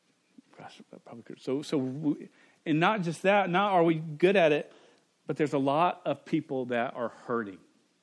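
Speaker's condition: Stuttering; much worse through school years, variable with bad days; pretty fluent currently; pretty fluent now, some days unable to say own name; repeated words, prolonged sounds

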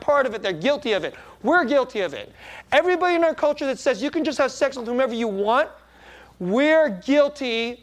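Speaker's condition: No condition

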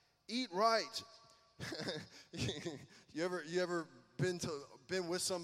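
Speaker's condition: No condition

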